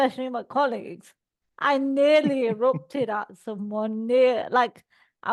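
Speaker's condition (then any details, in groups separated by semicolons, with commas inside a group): Cerebral palsy; all four limbs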